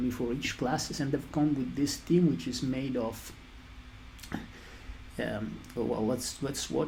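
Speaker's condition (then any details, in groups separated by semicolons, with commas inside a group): No condition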